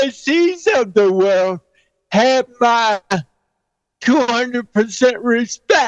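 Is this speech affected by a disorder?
Yes: cerebral palsy; present since birth.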